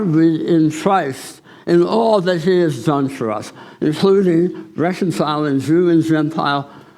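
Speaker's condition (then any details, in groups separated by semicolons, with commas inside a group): Tongue cancer surgery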